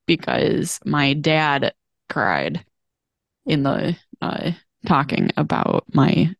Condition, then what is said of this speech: Aphasia. Sorry. I have aphasia as well.